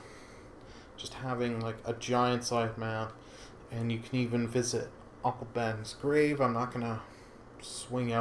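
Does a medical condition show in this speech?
No.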